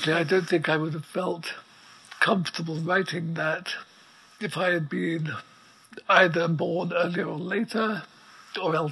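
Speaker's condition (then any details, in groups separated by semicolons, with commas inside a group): ALS; progressive neuromuscular illness, effectively quadriplegic, wheelchair six months after diagnosis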